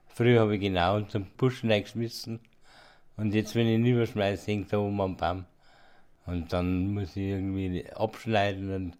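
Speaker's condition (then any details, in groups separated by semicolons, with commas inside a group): Parkinson's disease, rigor-dominant; muscle rigor not tremor, onset mid-1990s, diagnosed at 50 by Munich specialist, 2009 deep brain stimulation; many years after diagnosis, tablets every four hours, sudden rigor, dose reduced after brain pacemaker; speaks normally but slower, earlier could not hold tone or voice, saw speech therapist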